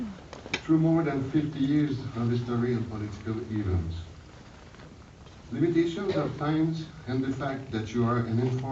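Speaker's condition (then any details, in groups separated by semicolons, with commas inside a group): No condition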